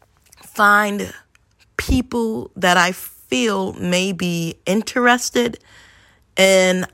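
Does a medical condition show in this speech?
Yes: stuttering; traumatic brain injury causing word-finding difficulty; stumbles on some words, amount varies, word comes eventually, forgets words when distracted or overly tired; here prolonged sounds.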